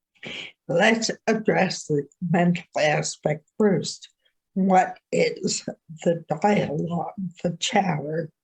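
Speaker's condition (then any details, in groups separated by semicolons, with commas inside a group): Ataxia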